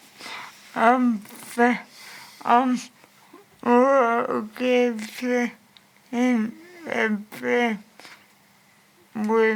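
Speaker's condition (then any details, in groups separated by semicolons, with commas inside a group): Cerebral palsy; from birth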